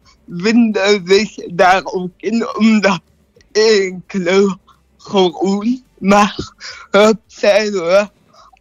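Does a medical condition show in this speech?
Yes: cerebral palsy; neurological condition, brain injury sustained around birth; age 14.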